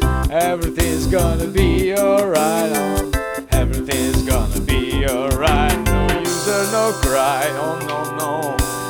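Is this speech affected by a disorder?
No.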